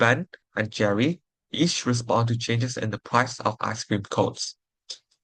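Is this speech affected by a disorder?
No.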